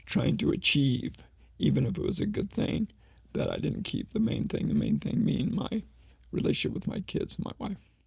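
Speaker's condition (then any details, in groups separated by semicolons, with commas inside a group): ALS; needs voice rest during conversation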